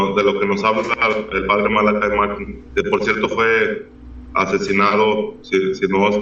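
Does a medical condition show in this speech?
No.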